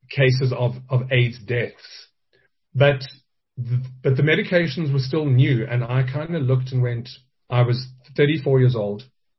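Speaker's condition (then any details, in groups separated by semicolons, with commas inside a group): Stuttering; stuttering since childhood, lifelong speech impediment; stutter still present in adulthood; as child ordered food could say not wanted, feared speaking; repeated sounds, prolonged sounds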